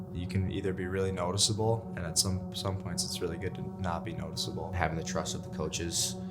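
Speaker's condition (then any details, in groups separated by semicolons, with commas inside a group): No condition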